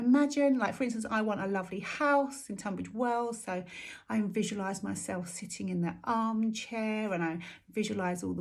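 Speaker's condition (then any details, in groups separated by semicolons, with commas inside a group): No condition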